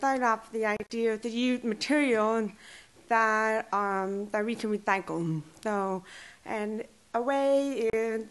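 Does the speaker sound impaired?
Yes: deaf and hard of hearing; since childhood.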